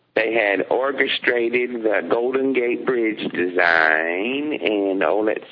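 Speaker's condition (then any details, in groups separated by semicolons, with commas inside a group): No condition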